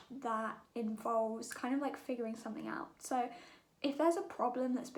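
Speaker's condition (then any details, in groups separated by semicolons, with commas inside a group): No condition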